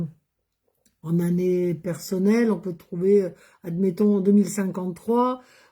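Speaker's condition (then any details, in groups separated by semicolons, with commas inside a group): No condition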